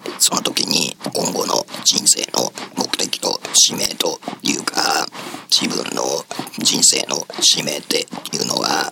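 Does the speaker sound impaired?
Yes: laryngectomy, esophageal speech; 5 cm cervical esophageal cancer at esophageal entrance behind vocal cords, recurred after two years, larynx removed, reoperation; learned at 銀齢会 voice class, attended two and a half years; voice lost with larynx removal, single words came after a while, improves with practice.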